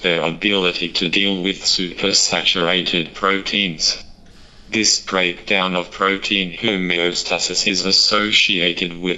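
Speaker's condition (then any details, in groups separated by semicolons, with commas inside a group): Motor neurone disease, speech-generating device; diagnosed about three years before recording, eye-gaze tracking device on tablet with computer-generated voice; communicates using eyes, eye-gaze tracking device mounted on tablet; speaks only through computer-generated voice controlled by eye gaze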